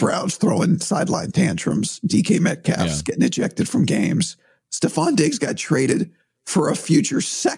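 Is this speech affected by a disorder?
Yes: vocal cord surgery; voice compromised, objectively worse than usual, unsure if voice returns to 100%.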